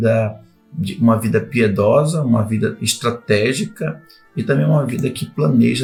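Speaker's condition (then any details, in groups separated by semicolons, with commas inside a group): No condition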